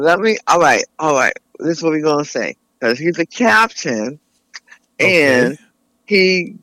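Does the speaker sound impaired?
Yes: tongue cancer; tumor on side of tongue from back tooth digging in, non-healing open sore, smoking and drinking; lisp, earlier sounded less clear.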